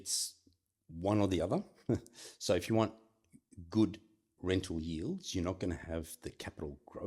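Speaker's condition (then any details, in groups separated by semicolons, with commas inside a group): No condition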